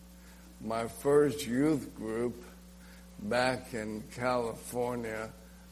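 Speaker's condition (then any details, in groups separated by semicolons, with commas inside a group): ALS; swallowing problems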